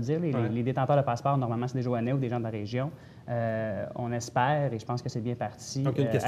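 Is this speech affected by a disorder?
No.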